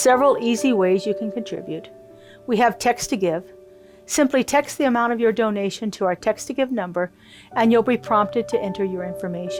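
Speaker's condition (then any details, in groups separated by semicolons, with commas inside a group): No condition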